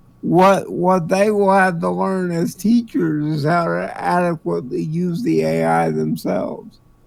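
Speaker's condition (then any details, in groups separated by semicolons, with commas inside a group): Cerebral palsy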